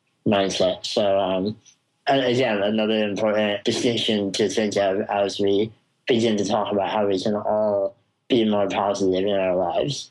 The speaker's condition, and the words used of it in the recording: Spinal muscular atrophy. Like usually I talk to fitness experts and experts in the film editing industries and creative industries and today this guy I'm talking to is kind of kind of mumbly.